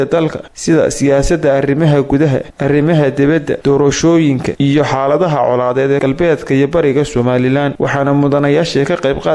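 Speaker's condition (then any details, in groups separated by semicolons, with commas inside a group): No condition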